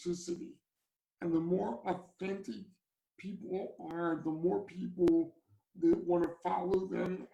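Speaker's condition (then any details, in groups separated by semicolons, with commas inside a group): Cerebral palsy; from birth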